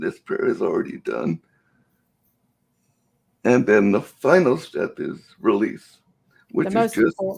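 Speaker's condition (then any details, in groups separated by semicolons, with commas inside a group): Cerebral palsy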